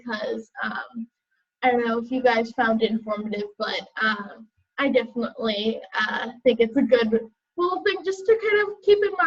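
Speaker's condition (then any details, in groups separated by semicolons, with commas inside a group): No condition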